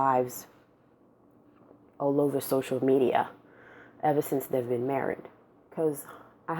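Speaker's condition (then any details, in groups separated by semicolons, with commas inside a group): No condition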